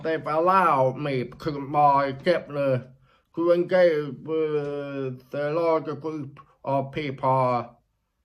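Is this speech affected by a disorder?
Yes: deafness; born deaf, childhood speech therapy at John Tracy speech therapy school in US, mother-supported, lip reads; very clear per host, sounds like late-deafened speaker, captions offered in case unclear.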